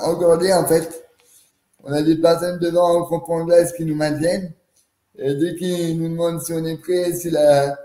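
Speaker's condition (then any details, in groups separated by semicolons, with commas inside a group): Cerebral palsy; quadriplegic, since birth, wheelchair user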